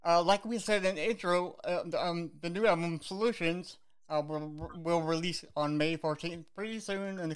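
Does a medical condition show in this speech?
Yes: cerebral palsy; cerebral palsy since birth.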